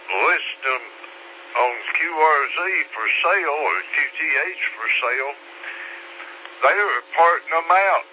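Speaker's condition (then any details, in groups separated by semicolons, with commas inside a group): Slurred speech; takes 17 different medications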